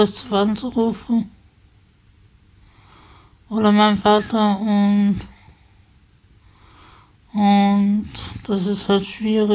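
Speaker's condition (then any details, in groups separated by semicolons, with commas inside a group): Spasticity from birth; multiple sclerosis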